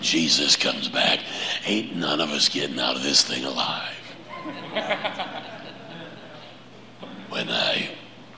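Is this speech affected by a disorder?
Yes: laryngeal cancer; deep raspy 'Batman voice'.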